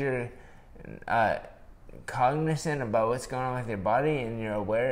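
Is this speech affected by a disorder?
Yes: traumatic brain injury.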